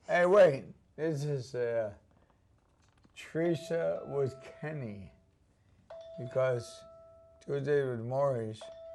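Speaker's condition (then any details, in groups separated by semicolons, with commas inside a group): ALS; onset couple years ago, pain, pain medication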